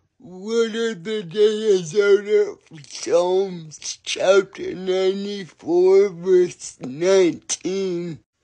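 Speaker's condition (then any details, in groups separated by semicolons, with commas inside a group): Cerebral palsy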